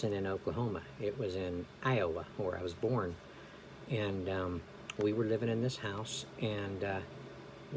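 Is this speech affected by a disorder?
No.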